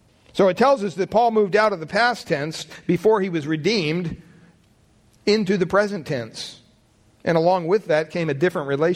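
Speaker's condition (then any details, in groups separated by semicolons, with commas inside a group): No condition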